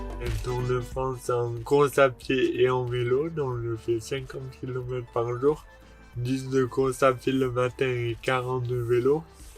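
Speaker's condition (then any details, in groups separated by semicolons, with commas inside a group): Dystonia; speech difficulties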